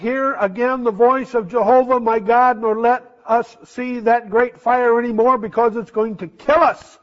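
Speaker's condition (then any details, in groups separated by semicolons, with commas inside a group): No condition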